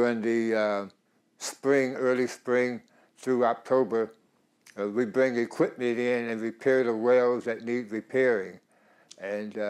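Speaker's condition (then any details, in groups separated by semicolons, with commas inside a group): Tongue cancer; dry mouth overcome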